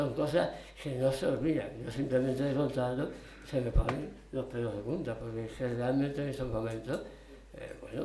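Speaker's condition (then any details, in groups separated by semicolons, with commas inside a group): Tongue cancer, partial glossectomy; half of tongue removed for cancer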